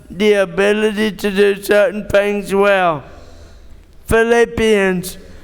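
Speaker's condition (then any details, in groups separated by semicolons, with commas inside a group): Cerebral palsy; born premature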